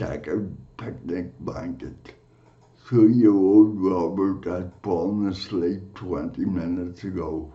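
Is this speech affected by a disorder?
Yes: cerebral palsy; from birth.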